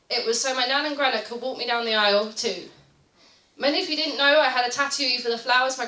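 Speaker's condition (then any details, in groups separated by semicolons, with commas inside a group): No condition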